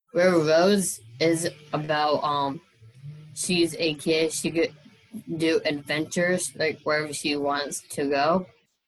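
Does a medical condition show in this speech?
Yes: Down syndrome; extra copy of chromosome 21, low muscle tone, heart surgery, eye surgery and other surgeries in childhood, thyroid removed.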